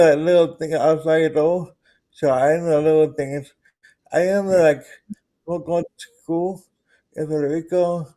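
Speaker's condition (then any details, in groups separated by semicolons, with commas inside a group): Cerebral palsy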